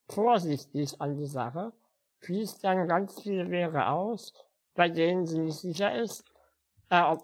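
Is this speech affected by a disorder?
Yes: spinal muscular atrophy; physical disability.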